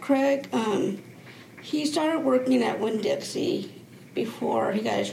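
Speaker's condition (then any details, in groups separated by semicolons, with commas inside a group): Down syndrome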